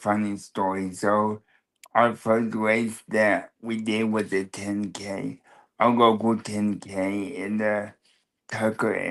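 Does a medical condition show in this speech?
Yes: cerebral palsy, spastic quadriplegia.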